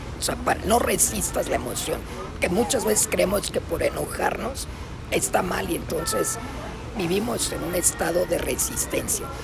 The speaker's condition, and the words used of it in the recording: Laryngectomy. Bueno, a mí me dio cáncer, por eso es la voz sexy que me escucha.